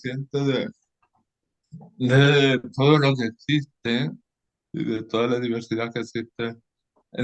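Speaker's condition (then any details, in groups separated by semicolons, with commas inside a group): Cerebral palsy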